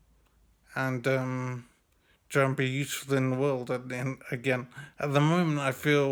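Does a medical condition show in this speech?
Yes: severe brain injury.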